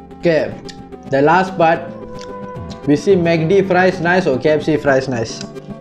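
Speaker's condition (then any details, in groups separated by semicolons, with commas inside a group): No condition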